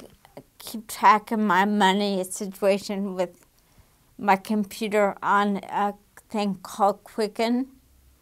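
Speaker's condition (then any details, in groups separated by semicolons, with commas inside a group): Damaged diaphragm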